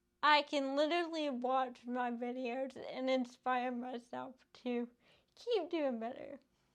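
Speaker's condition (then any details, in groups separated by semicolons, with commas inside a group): Cerebral palsy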